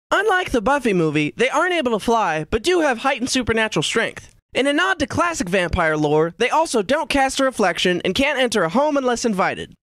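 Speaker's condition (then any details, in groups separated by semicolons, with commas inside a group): No condition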